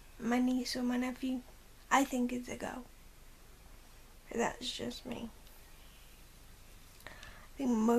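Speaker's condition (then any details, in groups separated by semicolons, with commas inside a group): Cerebral palsy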